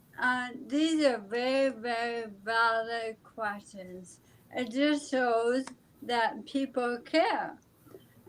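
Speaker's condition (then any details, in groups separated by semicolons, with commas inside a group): ALS; speech affected but still understandable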